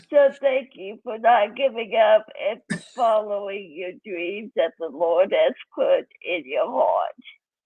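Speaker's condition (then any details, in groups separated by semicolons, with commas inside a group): Cerebral palsy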